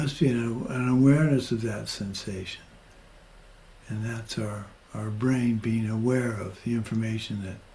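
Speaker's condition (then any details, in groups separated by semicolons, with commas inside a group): Parkinson's; progressing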